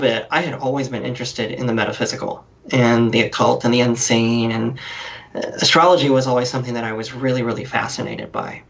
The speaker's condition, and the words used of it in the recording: Cleft palate. You know, when I was younger, my voice, you know, has a different sound, a more nasal kind of sound.